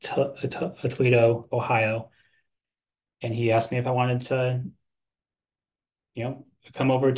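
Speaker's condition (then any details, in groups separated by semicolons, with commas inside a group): Stuttering; stuttering since earliest memory, first therapy after college freshman year, Toledo program led by Rodney Gobble; repeated sounds, prolonged sounds, blocks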